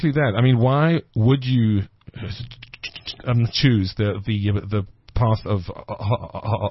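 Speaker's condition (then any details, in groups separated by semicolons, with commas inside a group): Stutter; stutter since childhood, bad in youth with strong fear of speaking, shy, later gained confidence; stuttering during interview, more on arrival, more relaxed later; worse under stress, less when relaxed, past fear made him avoid words when ordering; repeated words, blocks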